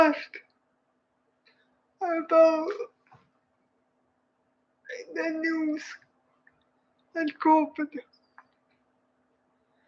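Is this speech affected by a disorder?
Yes: cerebral palsy.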